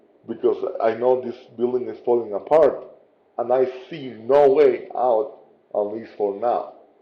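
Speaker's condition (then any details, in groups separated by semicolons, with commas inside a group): Cerebral palsy; since birth, dynamic muscle tension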